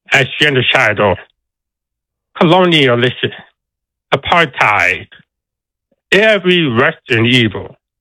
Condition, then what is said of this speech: Deafness. And I am deaf, so I have a deaf accent.